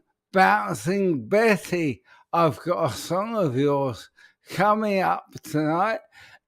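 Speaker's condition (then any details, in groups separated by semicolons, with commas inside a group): ALS; speech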